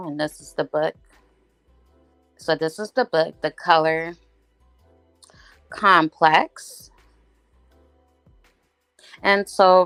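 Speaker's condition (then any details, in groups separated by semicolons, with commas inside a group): No condition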